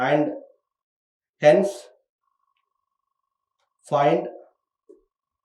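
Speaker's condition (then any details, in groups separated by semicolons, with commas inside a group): No condition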